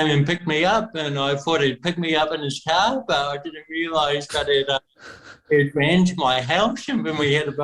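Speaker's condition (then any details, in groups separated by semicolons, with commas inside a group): Cerebral palsy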